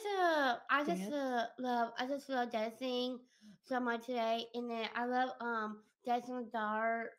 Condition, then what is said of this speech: Down syndrome. You have a beautiful singing voice.